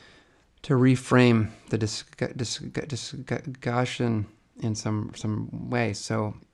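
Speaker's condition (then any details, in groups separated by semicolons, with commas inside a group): Stuttering; persistent adult stutter since childhood, fluency shaping then acceptance therapy, permanently worse after harsh therapist; aims to stutter better, deliberate stutters, prolongations, repetitions, recent ADHD diagnosis, medication helps notice own stuttering; blocks, lip modification to conceal stutter, very slow clinic speech fluent but rejected; repeated sounds, repeated words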